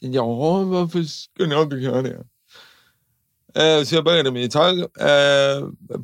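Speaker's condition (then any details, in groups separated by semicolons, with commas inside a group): Cerebral palsy; childhood speech therapy to train speech, tense tongue, all s-sounds through nose as child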